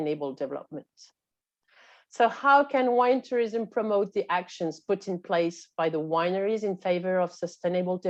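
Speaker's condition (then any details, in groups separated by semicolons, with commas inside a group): No condition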